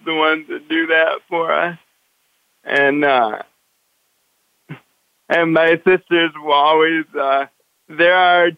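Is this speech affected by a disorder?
Yes: cerebral palsy; pushed and pulled through triathlon races by father.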